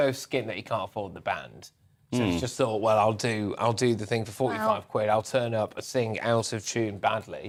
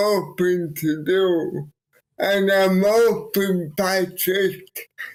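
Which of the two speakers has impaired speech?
The second: cerebral palsy; walking much harder.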